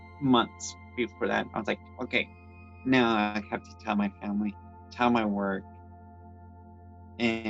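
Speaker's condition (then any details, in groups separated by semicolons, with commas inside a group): Cerebral palsy; from birth; speech issues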